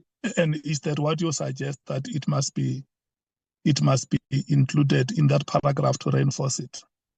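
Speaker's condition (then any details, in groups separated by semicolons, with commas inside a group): No condition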